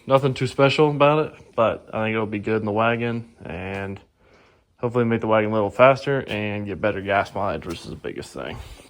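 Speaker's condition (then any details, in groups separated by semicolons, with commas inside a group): No condition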